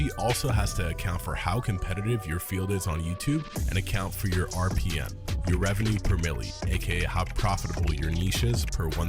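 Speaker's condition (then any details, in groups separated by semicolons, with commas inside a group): No condition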